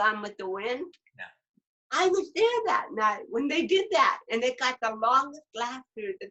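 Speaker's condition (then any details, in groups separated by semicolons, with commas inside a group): Cerebral palsy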